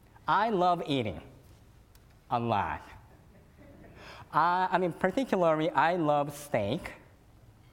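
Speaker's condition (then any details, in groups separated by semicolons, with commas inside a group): Cleft lip and palate; fed formula and cow milk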